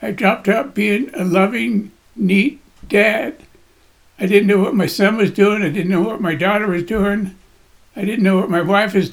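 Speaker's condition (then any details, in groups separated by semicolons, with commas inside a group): Parkinson's disease; voice shakes, body shakes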